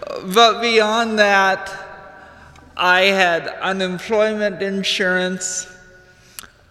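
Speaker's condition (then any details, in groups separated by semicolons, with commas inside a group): Cerebral palsy; cerebral palsy from lack of oxygen right before birth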